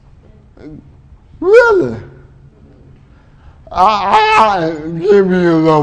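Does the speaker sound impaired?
Yes: cerebral palsy; uses wheelchair.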